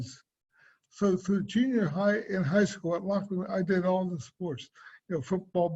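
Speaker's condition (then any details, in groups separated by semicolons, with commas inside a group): Cerebral palsy; affects speech and swallowing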